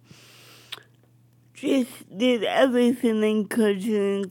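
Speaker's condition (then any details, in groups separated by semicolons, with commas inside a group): Cerebral palsy; affects speech, wheelchair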